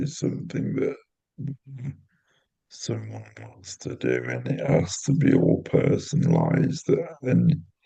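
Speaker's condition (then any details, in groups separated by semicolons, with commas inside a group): Cerebral palsy; intrathecal baclofen pump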